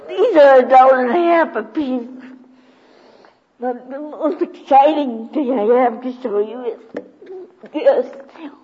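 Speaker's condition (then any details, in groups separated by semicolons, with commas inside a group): Cerebral palsy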